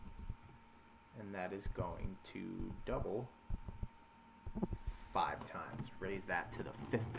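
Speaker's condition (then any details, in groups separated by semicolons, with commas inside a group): No condition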